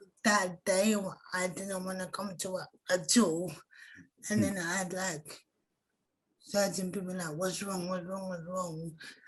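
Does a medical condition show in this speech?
Yes: cerebral palsy.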